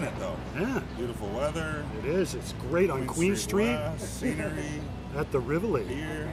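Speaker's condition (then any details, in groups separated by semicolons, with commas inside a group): No condition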